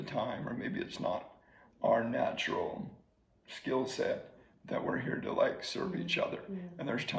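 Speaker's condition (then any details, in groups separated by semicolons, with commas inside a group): ALS; slowly progressing ALS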